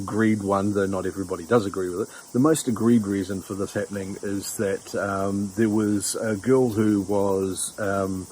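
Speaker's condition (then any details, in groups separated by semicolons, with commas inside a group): No condition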